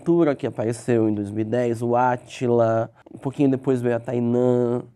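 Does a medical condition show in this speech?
Yes: cleft lip; congenital cleft lip.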